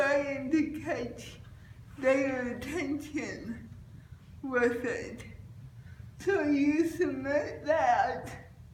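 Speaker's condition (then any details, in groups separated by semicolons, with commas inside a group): Cerebral palsy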